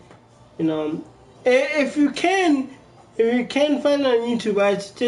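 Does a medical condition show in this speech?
Yes: cerebral palsy; from birth.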